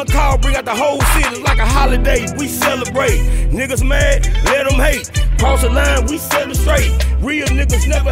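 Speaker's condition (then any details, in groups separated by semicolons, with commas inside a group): No condition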